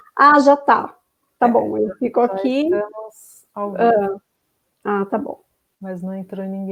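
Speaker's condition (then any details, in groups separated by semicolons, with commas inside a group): No condition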